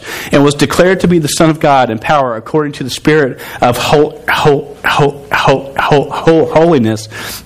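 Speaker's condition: Stuttering; sometimes hard to speak, harder when youth talk at same time; repeated sounds

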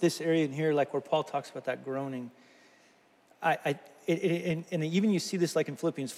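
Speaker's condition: No condition

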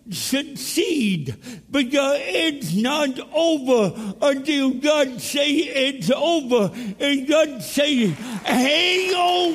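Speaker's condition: Cerebral palsy; speech impediment

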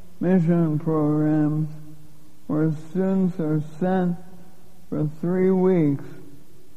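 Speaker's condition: Lou Gehrig's disease; given 3 to 5 years to live

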